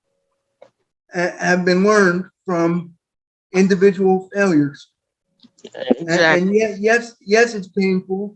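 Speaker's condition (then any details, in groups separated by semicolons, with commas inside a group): Quadriplegic cerebral palsy; describes self as very well spoken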